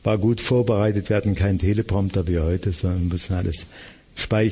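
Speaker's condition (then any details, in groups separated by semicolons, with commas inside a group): Parkinson's disease; about 16 to 17 years since diagnosis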